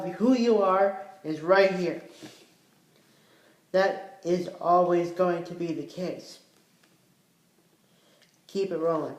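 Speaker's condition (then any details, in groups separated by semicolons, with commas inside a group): Cerebral palsy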